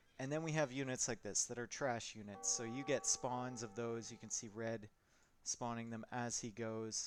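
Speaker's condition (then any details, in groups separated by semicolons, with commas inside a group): No condition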